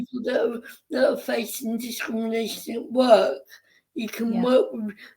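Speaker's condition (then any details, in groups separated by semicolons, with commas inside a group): Cerebral palsy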